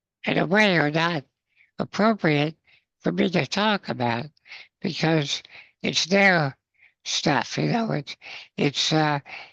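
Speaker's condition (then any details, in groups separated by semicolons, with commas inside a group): Spinal muscular atrophy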